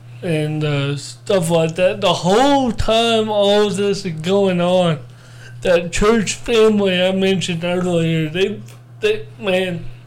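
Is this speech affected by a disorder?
Yes: cerebral palsy; born not breathing.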